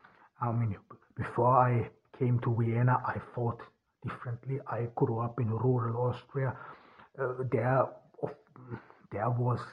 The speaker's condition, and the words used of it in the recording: Stuttering. That is indeed some distortion. However, I wanted to make sure, so I do not use any voice enhancements whatsoever.